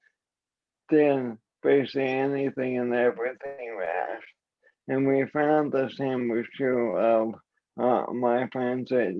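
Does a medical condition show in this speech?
Yes: ALS.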